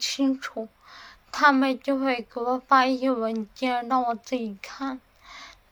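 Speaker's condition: Cerebellar atrophy, hereditary; cannot hold pen

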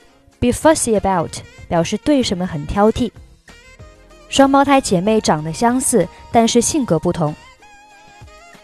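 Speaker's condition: No condition

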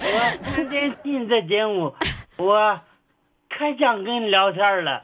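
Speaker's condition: Cerebellar atrophy; onset at age fifteen, possibly from brain trauma, now age 44, physically disabled; speech sounds different from ordinary people, self-described speech impairment, host hears it

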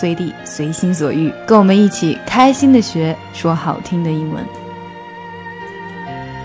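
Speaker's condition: No condition

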